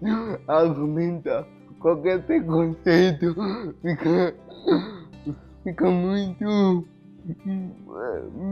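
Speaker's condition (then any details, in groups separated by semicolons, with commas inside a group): Cerebral palsy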